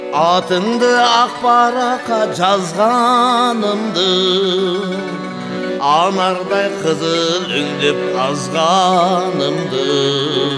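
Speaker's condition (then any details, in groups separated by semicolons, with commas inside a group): No condition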